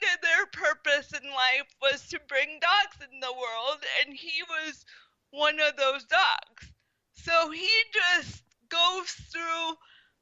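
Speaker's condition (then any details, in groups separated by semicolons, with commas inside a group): Spastic quadriplegic cerebral palsy; believed caused by stroke shortly after birth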